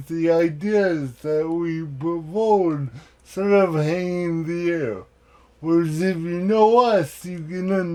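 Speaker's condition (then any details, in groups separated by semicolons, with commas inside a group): Cerebral palsy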